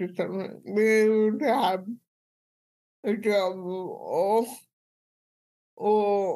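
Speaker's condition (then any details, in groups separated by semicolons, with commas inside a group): Cerebral palsy; speech impediment, speaking very hard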